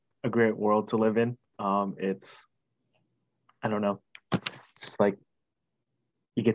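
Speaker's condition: No condition

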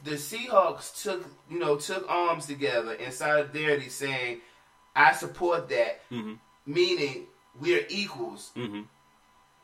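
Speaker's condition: No condition

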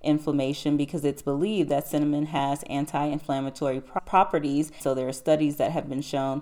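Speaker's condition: No condition

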